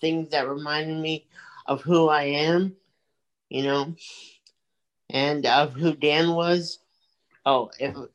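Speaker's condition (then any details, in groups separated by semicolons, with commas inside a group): Cerebral palsy; from birth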